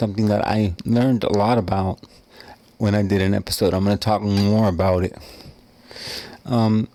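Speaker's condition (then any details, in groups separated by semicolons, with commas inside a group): Cerebral palsy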